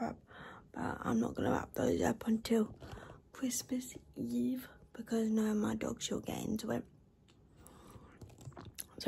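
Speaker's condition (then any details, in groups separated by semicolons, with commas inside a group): Cerebral palsy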